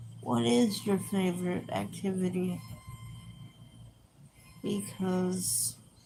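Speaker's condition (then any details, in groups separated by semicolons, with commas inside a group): Cerebral palsy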